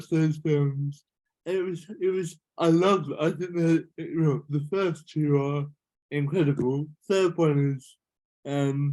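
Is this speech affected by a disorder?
Yes: cerebral palsy.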